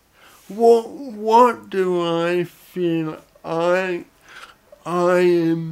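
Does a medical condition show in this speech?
Yes: cerebral palsy; odd sort of voice.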